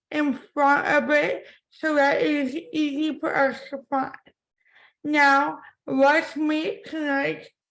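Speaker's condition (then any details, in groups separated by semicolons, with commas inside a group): Cerebral palsy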